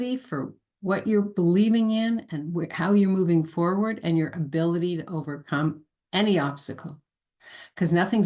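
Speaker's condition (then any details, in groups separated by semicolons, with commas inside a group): No condition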